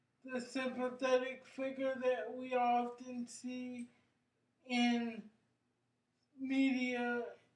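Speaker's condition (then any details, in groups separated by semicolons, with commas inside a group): Cerebral palsy; brain injury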